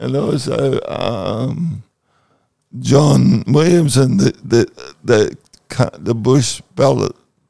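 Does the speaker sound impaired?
Yes: cerebral palsy.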